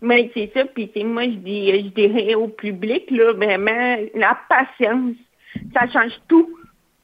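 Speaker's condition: Hearing loss, cochlear implant; hard of hearing, cochlear implant received at age 4, operated very young

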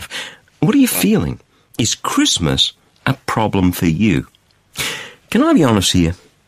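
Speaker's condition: No condition

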